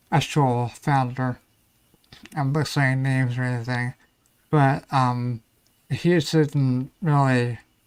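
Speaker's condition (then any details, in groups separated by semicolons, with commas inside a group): Ataxia; may slur speech, may sound drunk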